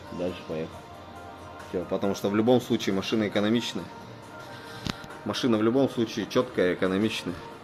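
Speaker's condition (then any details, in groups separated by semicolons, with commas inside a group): No condition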